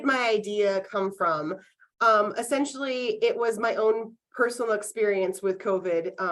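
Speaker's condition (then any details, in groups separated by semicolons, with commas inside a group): No condition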